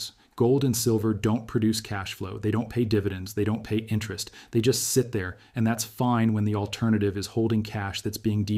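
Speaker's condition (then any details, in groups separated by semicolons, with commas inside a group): No condition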